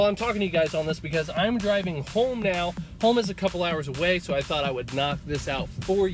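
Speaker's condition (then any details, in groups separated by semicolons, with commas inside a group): No condition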